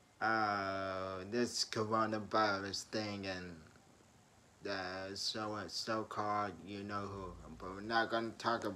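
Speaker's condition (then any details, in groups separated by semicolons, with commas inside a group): Traumatic brain injury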